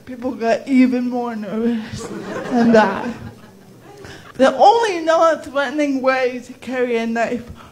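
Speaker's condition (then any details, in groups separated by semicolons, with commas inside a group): Cerebral palsy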